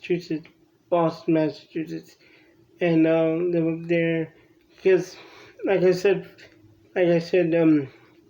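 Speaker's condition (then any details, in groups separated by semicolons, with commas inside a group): Cerebral palsy; from birth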